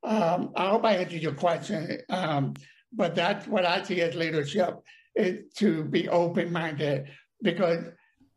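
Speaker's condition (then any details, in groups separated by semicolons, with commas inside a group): Deafness; mocked in childhood for talking funny and too loud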